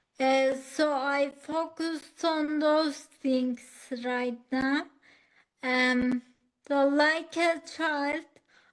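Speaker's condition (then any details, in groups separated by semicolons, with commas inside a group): Acquired ataxia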